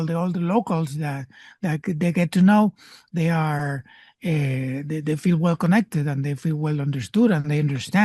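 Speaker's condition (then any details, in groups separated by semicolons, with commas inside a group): No condition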